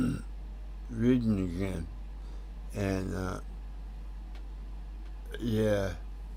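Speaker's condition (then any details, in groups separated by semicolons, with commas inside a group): Tongue cancer; tongue tumor, radiation and chemotherapy; tumor cleared, on immunotherapy, radiation after-effects, congestion; tongue swollen from radiation, voice too weak to read aloud, congestion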